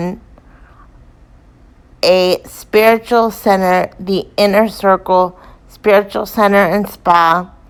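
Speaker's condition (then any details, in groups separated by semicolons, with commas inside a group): Cerebral palsy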